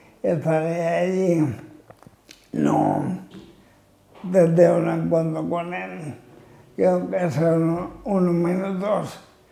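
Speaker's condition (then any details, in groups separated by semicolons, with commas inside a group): Amyotrophic lateral sclerosis (ela)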